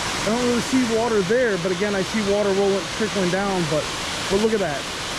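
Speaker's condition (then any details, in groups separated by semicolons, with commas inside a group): No condition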